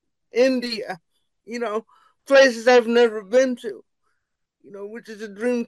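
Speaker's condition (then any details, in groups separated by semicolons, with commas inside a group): Cerebral palsy; wheelchair bound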